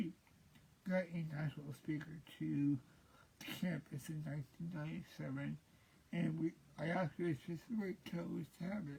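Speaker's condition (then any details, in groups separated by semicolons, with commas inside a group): Cerebral palsy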